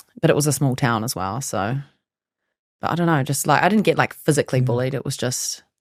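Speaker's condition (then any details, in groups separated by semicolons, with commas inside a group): No condition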